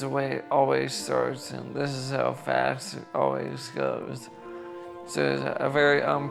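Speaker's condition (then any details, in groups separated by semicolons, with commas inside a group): ALS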